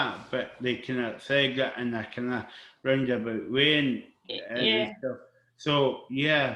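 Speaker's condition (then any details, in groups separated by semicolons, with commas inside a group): Cerebral palsy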